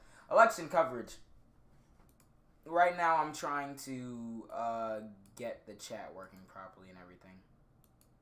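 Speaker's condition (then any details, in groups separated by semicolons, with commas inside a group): No condition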